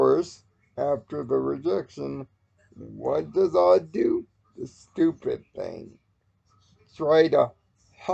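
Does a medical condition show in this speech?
Yes: cerebral palsy.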